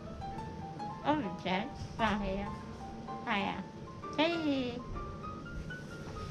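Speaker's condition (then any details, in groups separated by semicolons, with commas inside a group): Spinal muscular atrophy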